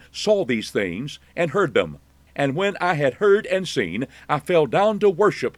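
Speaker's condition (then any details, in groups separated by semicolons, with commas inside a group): No condition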